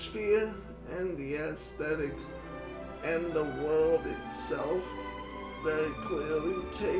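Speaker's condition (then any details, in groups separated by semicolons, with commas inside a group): Cerebral palsy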